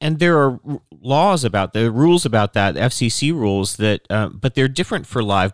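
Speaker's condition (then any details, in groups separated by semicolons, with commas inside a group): No condition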